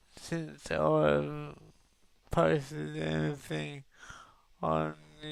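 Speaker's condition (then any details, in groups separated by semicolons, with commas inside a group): Cerebral palsy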